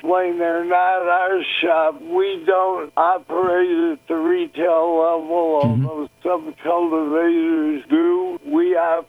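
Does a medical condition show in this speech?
Yes: Parkinson's disease; reduced neurotransmitters, possibly genetic and Akron Ohio tire factory water pollution; uses cannabis products with THC and CBD since diagnosis, after Dr. Meshulam's work in Israel; slow or halting, sounds as before to own ear on playback.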